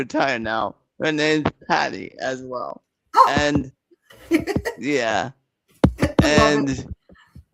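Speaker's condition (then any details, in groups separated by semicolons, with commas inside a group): Cerebral palsy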